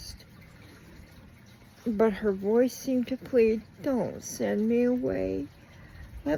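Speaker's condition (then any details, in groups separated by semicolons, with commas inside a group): Cerebral palsy; speech noticeably atypical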